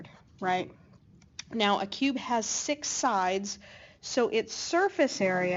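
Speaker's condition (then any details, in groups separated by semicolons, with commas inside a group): No condition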